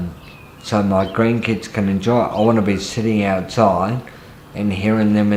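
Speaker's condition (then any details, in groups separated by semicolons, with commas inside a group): Multiple sclerosis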